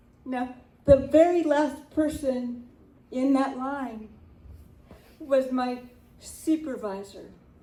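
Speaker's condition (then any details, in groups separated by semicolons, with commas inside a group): Cerebral palsy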